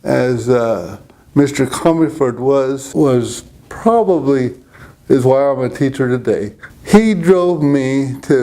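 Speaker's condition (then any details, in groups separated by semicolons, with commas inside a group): Cerebral palsy; present from birth; falls at times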